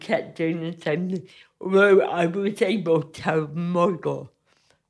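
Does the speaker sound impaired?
Yes: cerebral palsy; from birth, frequent loss of balance, careful movement needed, physically affects creating art.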